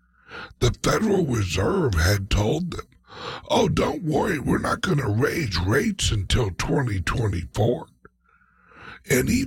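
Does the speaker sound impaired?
Yes: speech impediment, mild; slight, occasional, worst on words beginning with b.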